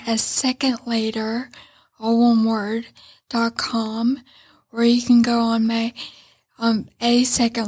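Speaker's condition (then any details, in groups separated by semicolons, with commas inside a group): Traumatic brain injury; head-on vehicle collision; went through rehab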